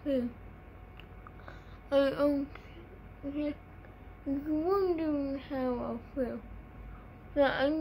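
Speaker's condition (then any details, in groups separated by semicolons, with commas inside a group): Cerebral palsy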